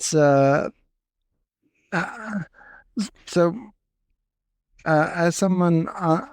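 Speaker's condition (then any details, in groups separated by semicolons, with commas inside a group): Cerebral palsy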